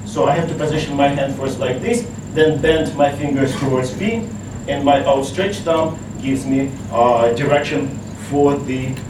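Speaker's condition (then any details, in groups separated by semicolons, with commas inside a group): No condition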